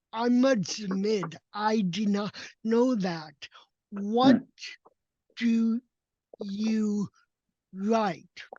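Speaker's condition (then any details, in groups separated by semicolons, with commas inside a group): Cerebral palsy; audible in voice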